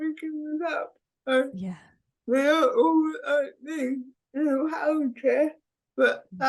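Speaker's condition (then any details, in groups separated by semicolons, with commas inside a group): Cerebral palsy; speech impediment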